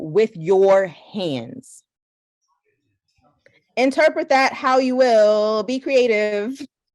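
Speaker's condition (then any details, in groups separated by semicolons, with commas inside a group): No condition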